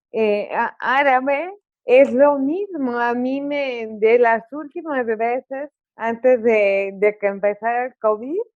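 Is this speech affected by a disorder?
Yes: cerebral palsy; articulation affected.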